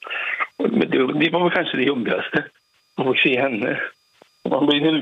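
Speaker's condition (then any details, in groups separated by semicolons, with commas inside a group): Parkinson's; takes 40-50 tablets daily, mainly Parkinson's medication; recovering after intensive care about 2 months ago, 12 hours oxygen, operation involving throat; difficulty speaking at times, trouble getting voice out properly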